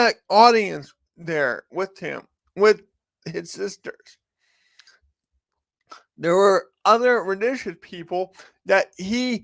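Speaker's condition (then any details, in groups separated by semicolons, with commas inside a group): Cerebral palsy; from birth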